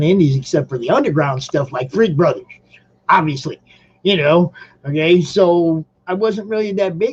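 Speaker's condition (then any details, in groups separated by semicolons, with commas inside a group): No condition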